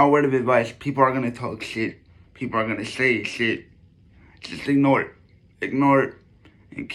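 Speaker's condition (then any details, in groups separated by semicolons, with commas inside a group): Cerebral palsy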